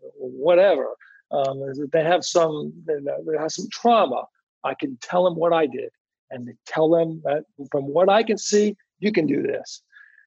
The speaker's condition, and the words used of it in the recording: Aphasia. This is, this is easy for me because um, because i have aphasia so the thing is i, I could get better is to speaking mm-hmm.